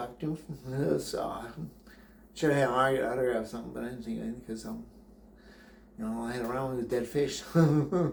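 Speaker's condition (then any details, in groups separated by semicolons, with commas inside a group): Brain injury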